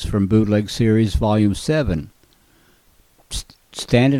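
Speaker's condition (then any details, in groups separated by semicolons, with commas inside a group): No condition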